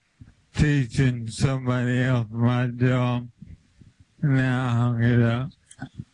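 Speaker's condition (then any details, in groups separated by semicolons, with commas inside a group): ALS; limb onset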